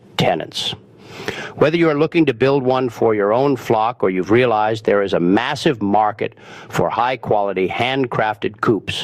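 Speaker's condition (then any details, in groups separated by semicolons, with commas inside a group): No condition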